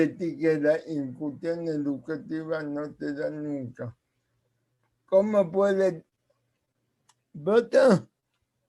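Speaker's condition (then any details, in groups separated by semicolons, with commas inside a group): Cerebral palsy; speaks as if with potato in mouth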